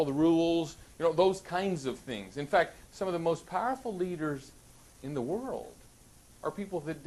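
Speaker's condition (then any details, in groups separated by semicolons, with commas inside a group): No condition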